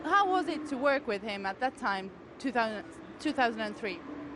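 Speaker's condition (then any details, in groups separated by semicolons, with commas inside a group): No condition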